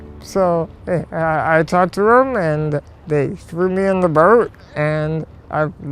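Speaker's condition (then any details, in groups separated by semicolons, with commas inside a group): Spinal muscular atrophy; muscular dystrophy form, wheelchair user; only thumbs move; ventilator for breathing, cannot swallow, uses suction machine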